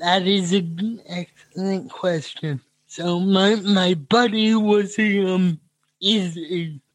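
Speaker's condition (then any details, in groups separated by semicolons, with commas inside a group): Cerebral palsy; speaking time predictable on stage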